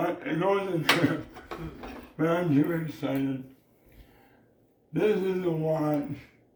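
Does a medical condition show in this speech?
Yes: oral cancer; base of tongue, lymph nodes, neck radiation, chemotherapy, dental implants; sounds drunk, right tongue paralyzed, purees only.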